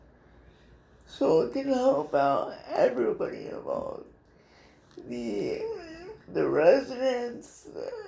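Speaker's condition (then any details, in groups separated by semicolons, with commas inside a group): Cerebral palsy; speech somewhat affected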